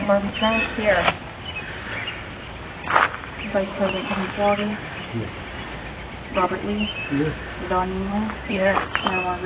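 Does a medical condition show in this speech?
No.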